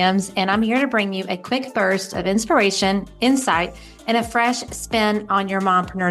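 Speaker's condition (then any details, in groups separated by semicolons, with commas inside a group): No condition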